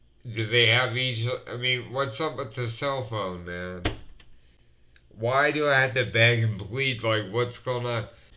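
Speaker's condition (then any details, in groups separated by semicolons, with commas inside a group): Multiple sclerosis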